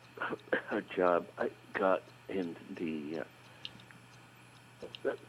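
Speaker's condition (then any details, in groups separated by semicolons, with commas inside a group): Stuttering; stuttering since grade one or two, lifelong, now about 70; still stutters, takes phone calls about stuttering, makes many personal calls; stutters openly, accepts stuttering as part of self; blocks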